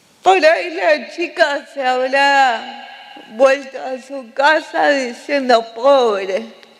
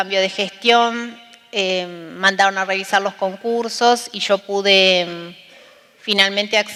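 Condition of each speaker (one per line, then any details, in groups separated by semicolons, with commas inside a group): Cerebral palsy
No condition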